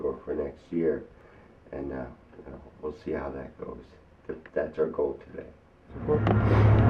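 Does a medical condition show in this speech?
Yes: ALS; onset in arms.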